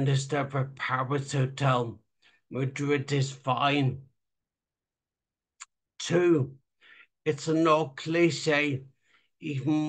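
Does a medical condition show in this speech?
Yes: traumatic brain injury.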